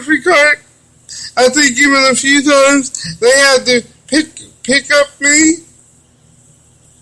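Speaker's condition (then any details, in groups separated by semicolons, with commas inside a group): Cerebral palsy; limited use of the hands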